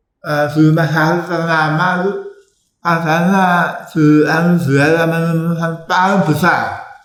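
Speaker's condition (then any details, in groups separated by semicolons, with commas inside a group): Tongue cancer; biopsy-confirmed, ECCT treatment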